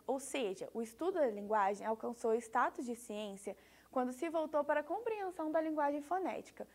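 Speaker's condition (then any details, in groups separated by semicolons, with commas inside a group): No condition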